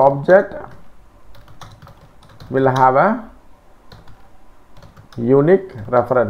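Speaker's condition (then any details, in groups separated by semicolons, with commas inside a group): No condition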